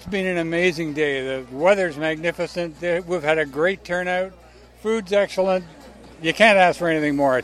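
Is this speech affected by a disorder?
Yes: Parkinson's disease; Rocksteady Boxing exercise program at Kauffman y.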